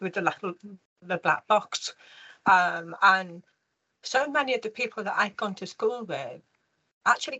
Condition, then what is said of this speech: Deafness. Even though my speech is good, I sound short-tongued.